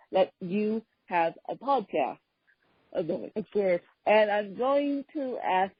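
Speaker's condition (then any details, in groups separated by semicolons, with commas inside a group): Cerebral palsy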